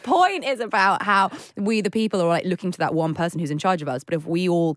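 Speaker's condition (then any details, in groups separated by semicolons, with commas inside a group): No condition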